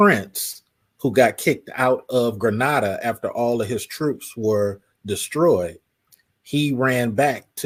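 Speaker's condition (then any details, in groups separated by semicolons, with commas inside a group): No condition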